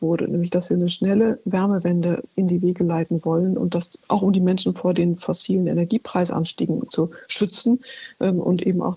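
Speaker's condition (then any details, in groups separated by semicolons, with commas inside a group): No condition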